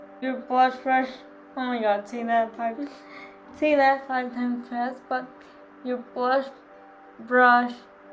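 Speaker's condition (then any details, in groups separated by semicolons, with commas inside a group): Cerebral palsy, spastic quadriplegic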